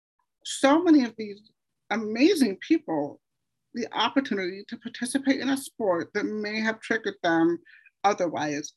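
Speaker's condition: Deafness; hard of hearing to deaf, father also deaf, reads lips very well, does not sign; voice difference often taken for foreign accent or sinus infection, once passed off as retainer

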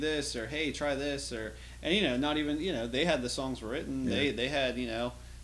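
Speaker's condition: No condition

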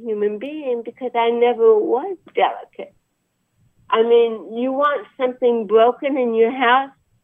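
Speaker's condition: Cerebral palsy; about 63 years old

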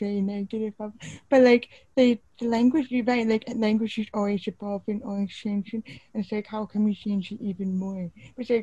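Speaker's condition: Deaf / hard of hearing, congenital; hard of hearing or deaf since birth

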